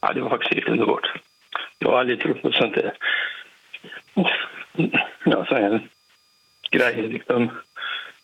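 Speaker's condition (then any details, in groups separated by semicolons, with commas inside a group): Parkinson's disease; 40-50 tablets daily, operation with tube down throat, icu oxygen about 2 months ago; takes 40-50 tablets daily, partly Parkinson's medication, considering reducing tablets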